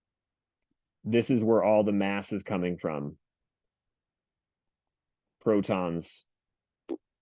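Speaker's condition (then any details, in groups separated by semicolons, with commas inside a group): No condition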